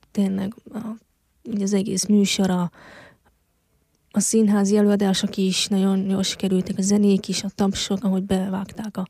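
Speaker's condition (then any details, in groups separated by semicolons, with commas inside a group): Hearing loss since infancy; congenital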